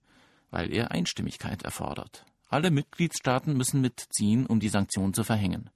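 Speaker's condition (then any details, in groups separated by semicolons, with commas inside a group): No condition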